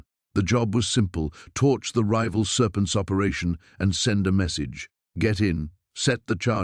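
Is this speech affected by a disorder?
No.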